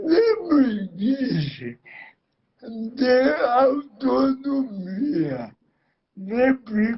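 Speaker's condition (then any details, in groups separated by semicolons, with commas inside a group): Cerebral palsy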